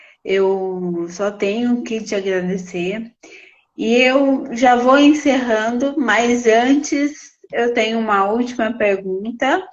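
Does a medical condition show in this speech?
Yes: cerebral palsy.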